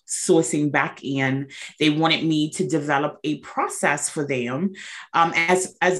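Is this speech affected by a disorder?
No.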